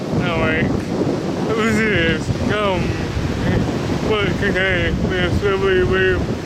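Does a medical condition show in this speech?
Yes: cerebral palsy; speech disability.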